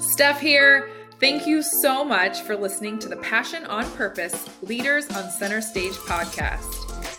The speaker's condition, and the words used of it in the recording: No condition.